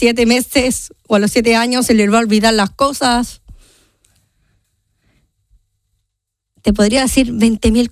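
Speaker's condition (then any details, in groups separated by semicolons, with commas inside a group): Down syndrome; genetic condition, since birth; age 30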